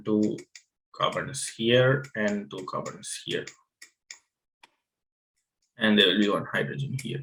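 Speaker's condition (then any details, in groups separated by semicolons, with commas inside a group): No condition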